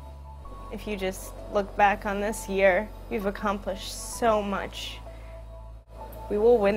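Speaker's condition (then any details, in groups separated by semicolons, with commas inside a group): No condition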